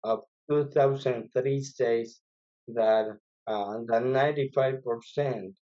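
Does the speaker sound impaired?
Yes: infantile cerebral palsy; event at cesarean birth.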